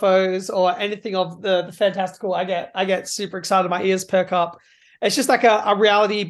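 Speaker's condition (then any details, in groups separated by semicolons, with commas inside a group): No condition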